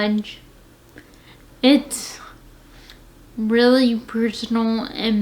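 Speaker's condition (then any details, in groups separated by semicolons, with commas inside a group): Friedreich's ataxia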